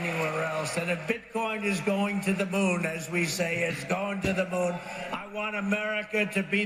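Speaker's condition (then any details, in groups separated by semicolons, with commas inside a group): No condition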